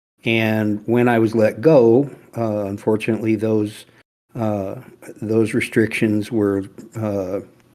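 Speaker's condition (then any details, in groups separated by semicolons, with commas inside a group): No condition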